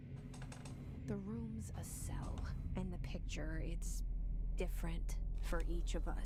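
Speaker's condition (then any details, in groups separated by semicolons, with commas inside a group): No condition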